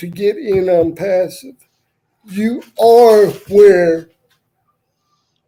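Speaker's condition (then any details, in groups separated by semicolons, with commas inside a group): Cerebral palsy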